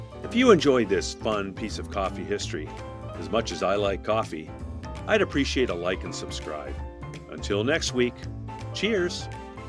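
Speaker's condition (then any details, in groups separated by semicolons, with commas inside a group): No condition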